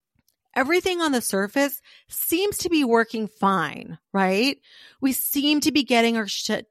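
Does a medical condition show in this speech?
No.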